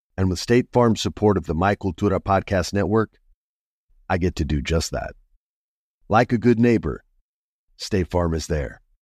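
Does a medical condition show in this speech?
No.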